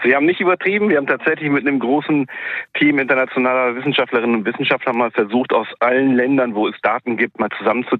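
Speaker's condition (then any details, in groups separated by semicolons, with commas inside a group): No condition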